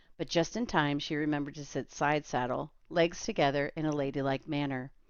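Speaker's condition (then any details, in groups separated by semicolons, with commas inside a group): No condition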